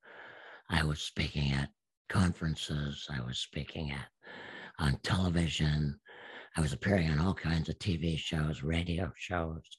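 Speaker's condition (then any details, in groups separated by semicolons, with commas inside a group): Absent vocal cords; speech therapist saw no hope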